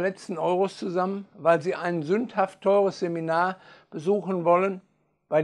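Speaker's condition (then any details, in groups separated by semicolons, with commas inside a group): No condition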